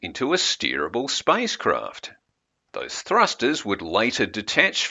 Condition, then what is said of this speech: No condition.